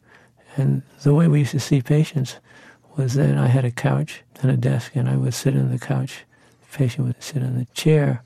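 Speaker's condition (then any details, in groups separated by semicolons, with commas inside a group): Parkinson's disease; voice once decent, now fuzzy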